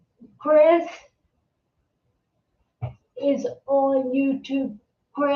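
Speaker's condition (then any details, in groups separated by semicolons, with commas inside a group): Multiple sclerosis; secondary progressive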